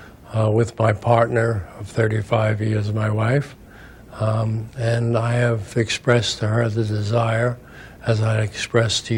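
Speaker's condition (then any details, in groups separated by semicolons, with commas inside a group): ALS; on BiPAP non-invasive ventilation; breathing supported by BiPAP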